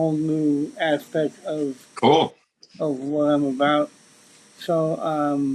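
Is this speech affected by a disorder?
Yes: cerebral palsy; speech impediment.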